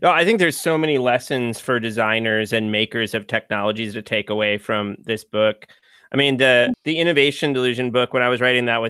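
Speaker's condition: No condition

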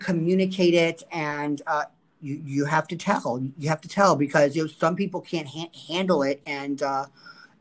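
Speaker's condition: Stuttering; stuttering since school years, teased for it; present-tense self-report of stuttering; repeated sounds, repeated words

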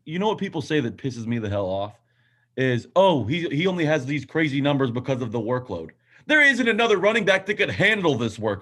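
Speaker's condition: No condition

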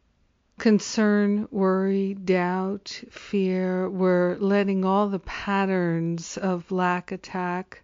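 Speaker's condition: No condition

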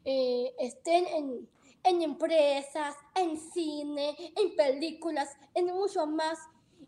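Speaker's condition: Down syndrome; present from birth, heart surgery

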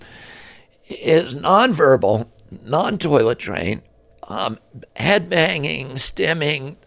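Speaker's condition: Spasmodic dystonia; voice affected

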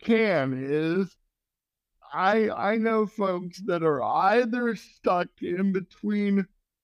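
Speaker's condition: Cerebral palsy

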